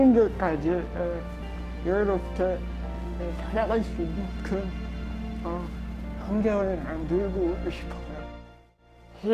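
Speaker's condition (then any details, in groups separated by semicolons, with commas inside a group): Brain lesion disability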